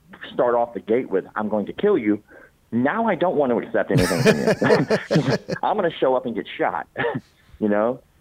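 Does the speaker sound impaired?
Yes: cleft palate; congenital.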